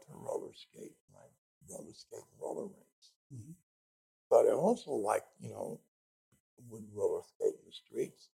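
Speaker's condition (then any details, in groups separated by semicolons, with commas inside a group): Speech impediment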